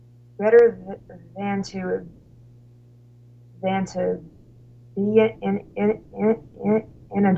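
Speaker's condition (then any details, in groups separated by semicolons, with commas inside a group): Stuttering; severe stuttering at college start, fluency temporarily improved by drinking alcohol, works as school slp; stutters openly, cannot hide it, discloses stuttering to parents, feels in control; noticeable stuttering that cannot be hidden, more fluent when drinking then; repeated sounds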